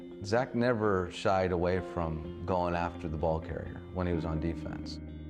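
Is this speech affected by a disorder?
No.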